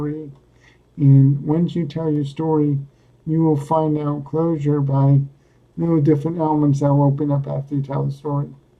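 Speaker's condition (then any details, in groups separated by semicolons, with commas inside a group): Cerebral palsy; speaks coherently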